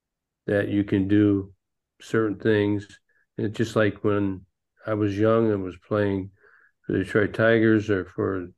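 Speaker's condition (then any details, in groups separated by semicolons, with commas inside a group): Parkinson's disease; pickleball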